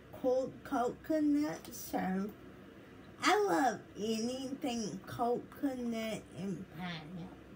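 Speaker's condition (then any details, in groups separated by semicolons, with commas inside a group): Cerebral palsy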